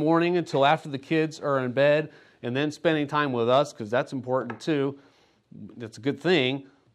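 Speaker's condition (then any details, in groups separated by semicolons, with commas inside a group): No condition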